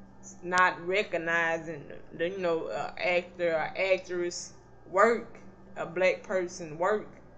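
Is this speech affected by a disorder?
Yes: cerebral palsy; not paralyzed, can stand.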